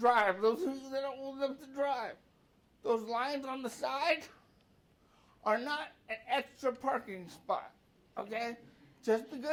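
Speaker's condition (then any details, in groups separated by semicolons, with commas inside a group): Cerebral palsy; brain cell damage at birth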